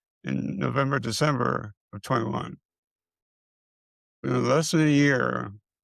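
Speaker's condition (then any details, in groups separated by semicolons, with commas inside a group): Multiple system atrophy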